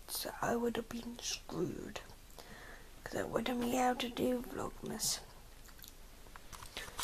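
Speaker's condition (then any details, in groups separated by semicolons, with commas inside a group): Cerebral palsy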